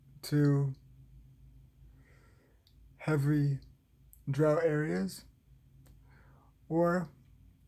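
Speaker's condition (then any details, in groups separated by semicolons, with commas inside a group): Cerebral palsy, spastic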